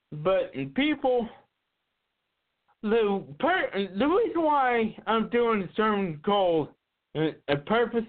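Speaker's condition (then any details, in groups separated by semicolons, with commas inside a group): Cerebral palsy; cannot be hidden when acting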